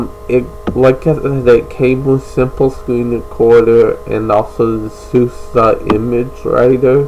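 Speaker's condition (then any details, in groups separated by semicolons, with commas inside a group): Cerebral palsy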